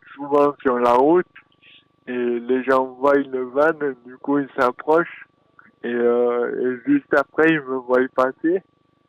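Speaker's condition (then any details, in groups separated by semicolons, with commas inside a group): Dystonia; elocution disorder, fine motor impairment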